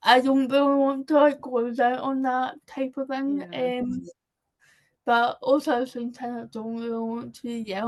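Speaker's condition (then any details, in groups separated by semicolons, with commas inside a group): Cerebral palsy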